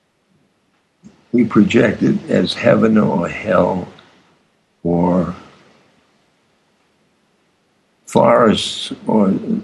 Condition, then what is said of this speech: Aphasia. It's like an inner dialogue, and the one thing is that I may take too long before you will get frustrated.